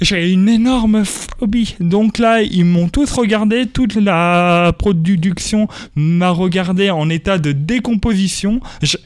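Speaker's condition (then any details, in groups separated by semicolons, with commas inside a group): Stuttering; stuttering since early childhood at school, speech therapy helped, told elimination almost impossible; stuttering persists, described by him as an accent; repeated sounds, prolonged sounds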